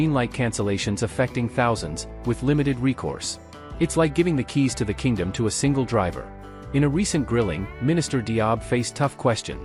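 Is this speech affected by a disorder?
No.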